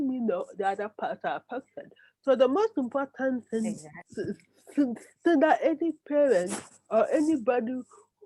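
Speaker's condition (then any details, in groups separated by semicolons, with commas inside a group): Cerebral palsy; brain damage cause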